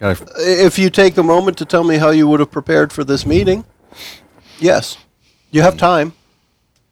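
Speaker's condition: No condition

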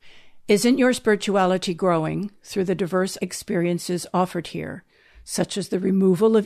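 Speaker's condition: No condition

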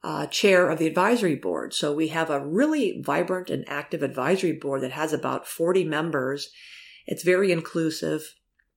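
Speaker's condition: No condition

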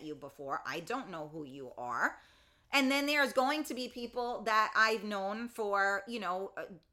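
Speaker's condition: No condition

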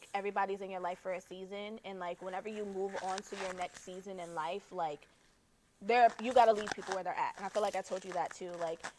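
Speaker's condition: No condition

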